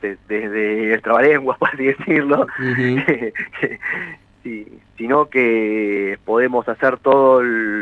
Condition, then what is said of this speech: Stuttering. Que no implica una limitación cognitiva ni nada, sino que solamente cuando ya hablamos no nos trabamos, pero no mucho más.